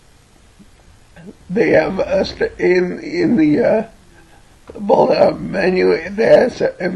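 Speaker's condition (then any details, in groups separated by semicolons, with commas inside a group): Cerebellar ataxia from brain tumour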